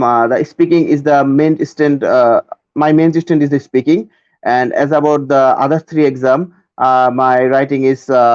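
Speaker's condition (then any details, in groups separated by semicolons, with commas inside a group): No condition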